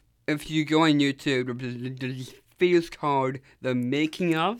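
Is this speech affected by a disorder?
Yes: Down syndrome; does public speaking, gave recorded speech how do you see me, speaking live on radio.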